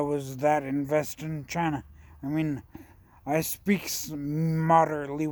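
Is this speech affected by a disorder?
Yes: traumatic brain injury.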